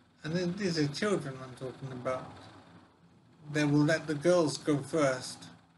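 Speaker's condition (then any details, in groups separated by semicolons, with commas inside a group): Brain injury; severe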